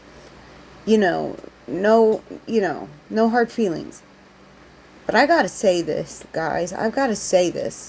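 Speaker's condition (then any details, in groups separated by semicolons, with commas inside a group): No condition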